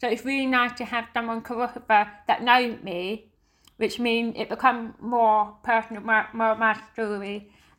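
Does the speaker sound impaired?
Yes: deafness; family all hearing, uses sign language; lip reads all day among hearing people, finds it tiring.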